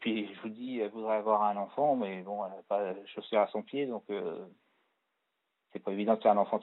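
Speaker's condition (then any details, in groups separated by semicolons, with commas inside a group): Parkinson's disease; Sifrol stopped as not tolerated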